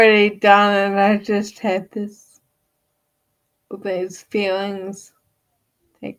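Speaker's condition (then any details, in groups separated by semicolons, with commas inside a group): Friedreich's ataxia; wheelchair user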